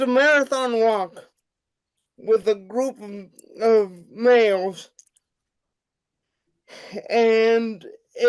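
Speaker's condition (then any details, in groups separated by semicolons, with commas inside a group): Cerebral palsy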